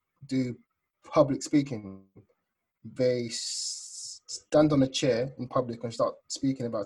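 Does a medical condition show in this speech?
Yes: stutter; lifelong stutter, onset before age 7 per parents, mother and brother stuttered, childhood speech therapy ineffective; breathing patterns, nervous system and stress work, techniques when needed, open acceptance; formerly very severe, many silent blocks, situational; now much improved in most situations, still stutters; here prolonged sounds, blocks.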